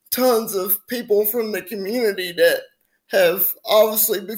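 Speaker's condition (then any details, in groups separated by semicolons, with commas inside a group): Spastic quadriplegic cerebral palsy; speech sometimes affected if not careful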